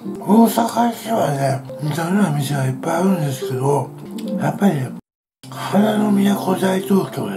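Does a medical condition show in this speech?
Yes: tongue cancer, partial glossectomy.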